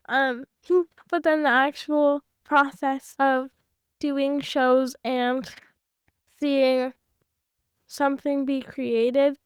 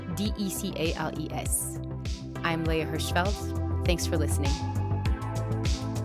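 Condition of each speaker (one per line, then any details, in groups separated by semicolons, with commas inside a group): Cerebral palsy; from birth, mostly waist down, uses walker; diagnosed about age one, age seventeen
No condition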